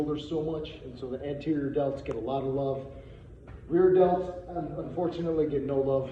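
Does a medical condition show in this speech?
No.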